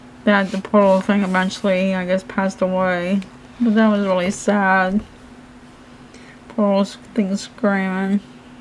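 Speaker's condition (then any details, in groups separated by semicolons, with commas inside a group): Cerebral palsy; hands affected, shaking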